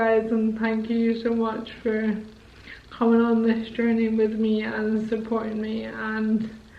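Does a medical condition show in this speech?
Yes: motor neurone disease; onset in left hand.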